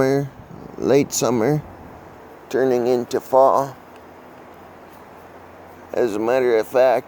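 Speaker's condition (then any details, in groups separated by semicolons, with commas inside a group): Cerebral palsy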